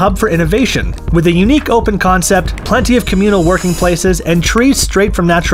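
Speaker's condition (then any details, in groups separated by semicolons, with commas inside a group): No condition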